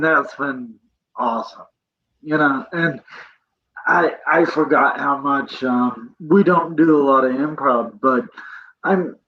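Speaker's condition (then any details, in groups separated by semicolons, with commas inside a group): Cerebral palsy; present from birth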